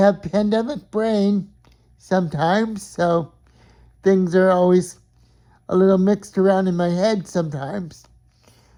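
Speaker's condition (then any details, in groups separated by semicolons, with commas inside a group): Cerebral palsy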